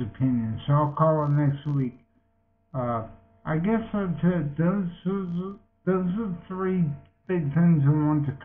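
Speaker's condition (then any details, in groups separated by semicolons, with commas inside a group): Multiple sclerosis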